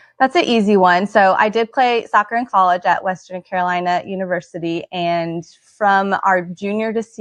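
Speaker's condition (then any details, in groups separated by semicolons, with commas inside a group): No condition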